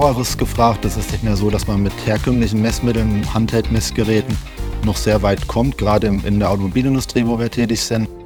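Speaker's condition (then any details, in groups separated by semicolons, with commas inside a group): No condition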